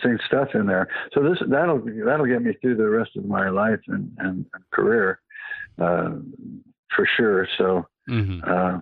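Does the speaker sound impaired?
Yes: Parkinson's disease.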